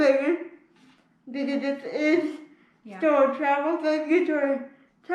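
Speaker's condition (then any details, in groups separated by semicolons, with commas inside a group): Spastic cerebral palsy; can speak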